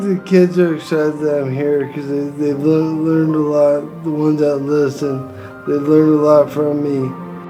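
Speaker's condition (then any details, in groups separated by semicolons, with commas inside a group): Brain injury; effects began around age 50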